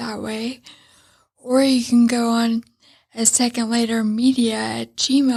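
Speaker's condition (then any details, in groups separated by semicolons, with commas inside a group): Traumatic brain injury; head-on vehicle collision; went through rehab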